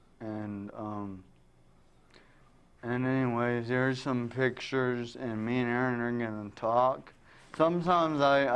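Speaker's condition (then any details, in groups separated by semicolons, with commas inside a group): Traumatic brain injury; now talking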